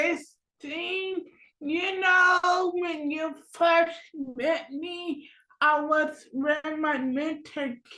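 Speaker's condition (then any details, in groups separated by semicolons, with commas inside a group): Cerebral palsy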